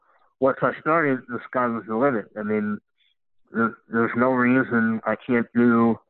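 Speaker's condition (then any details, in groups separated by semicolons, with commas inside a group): Cleft lip and palate; uses leg prostheses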